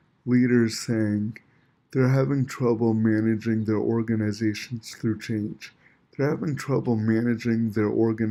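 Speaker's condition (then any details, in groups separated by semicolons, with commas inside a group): Cerebral palsy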